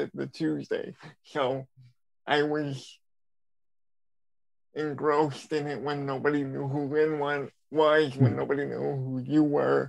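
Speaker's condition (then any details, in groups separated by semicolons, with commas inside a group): Cerebral palsy; voice sometimes sounds childlike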